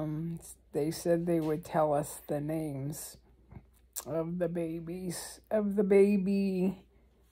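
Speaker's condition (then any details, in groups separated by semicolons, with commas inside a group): ALS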